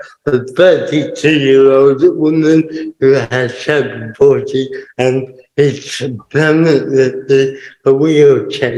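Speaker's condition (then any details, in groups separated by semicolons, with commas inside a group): Cerebral palsy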